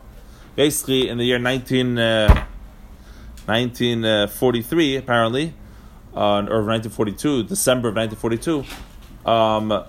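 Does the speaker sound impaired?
No.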